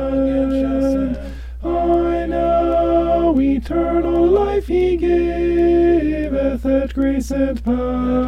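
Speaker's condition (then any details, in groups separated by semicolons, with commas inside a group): No condition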